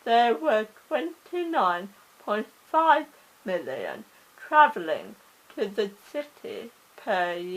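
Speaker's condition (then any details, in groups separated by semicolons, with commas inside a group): Cerebral palsy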